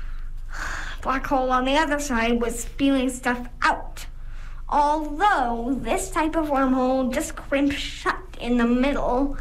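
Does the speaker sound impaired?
Yes: cerebral palsy; botox then sdr by dr. parks for spasms, physio intensive with beck at 4, poor fine motor; short-sighted, wears glasses, objects beyond a few meters blurry without them.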